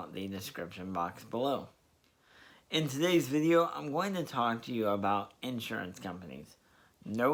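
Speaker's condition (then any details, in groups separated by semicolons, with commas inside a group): Spastic diplegia cerebral palsy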